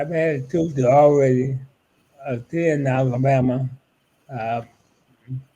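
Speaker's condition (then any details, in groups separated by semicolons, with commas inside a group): ALS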